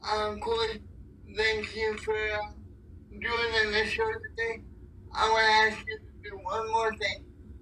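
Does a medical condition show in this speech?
Yes: cerebral palsy; physically challenged.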